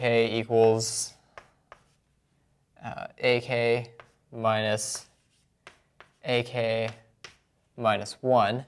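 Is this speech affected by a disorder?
No.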